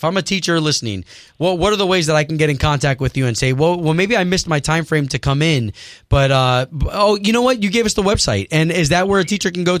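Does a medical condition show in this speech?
No.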